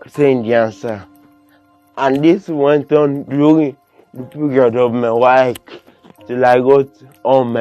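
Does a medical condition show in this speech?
Yes: cerebral palsy.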